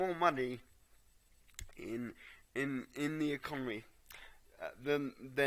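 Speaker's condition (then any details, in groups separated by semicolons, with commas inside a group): Cerebral palsy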